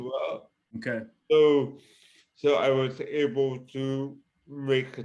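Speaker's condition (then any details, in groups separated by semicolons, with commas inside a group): Cerebral palsy; present from birth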